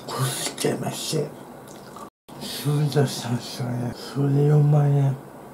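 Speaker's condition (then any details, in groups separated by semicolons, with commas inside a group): Tongue cancer, partial glossectomy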